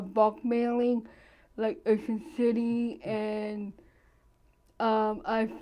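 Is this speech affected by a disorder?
Yes: cerebral palsy; present from birth.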